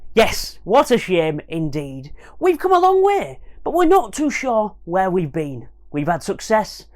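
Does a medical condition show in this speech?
No.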